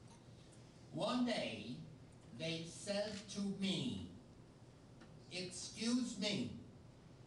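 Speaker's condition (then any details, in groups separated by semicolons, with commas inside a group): Aphasia after stroke; severe left brain damage from stroke, right side paralyzed at first, no speech 2 years; 5 years since stroke, melodic intonation therapy, therapy at Rusk three times weekly; foreign-sounding accent, sings to speak, blinked yes and no early, couldn't complete thoughts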